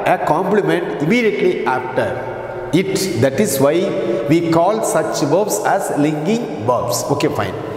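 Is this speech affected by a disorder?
No.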